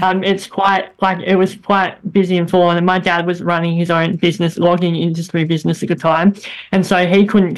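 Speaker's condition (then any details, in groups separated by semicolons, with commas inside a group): Bilateral cleft lip and palate; congenital, first operation at three months, many childhood operations, hip-to-mouth bone graft, throat operation, low motor skills; speech therapy in childhood and after operations into high school, once squeaky, very airy, nasal, much improved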